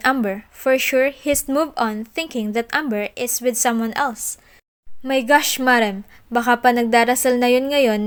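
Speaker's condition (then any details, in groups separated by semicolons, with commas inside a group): No condition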